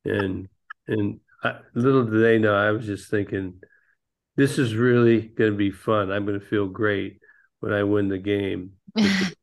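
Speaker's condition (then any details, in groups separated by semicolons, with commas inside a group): Parkinson's disease; ping pong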